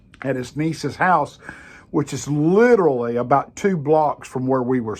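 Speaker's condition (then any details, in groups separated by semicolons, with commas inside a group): No condition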